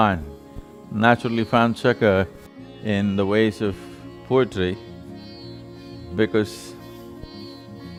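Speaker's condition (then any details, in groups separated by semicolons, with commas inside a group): No condition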